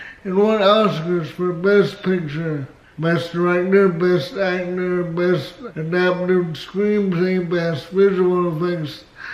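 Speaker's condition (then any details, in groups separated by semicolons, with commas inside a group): Cerebral palsy, spastic, severe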